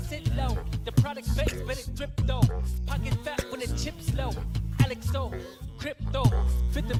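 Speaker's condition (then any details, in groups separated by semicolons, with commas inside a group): No condition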